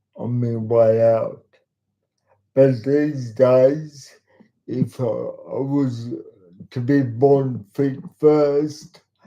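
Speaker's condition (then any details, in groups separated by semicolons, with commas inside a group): Cerebral palsy; talks slowly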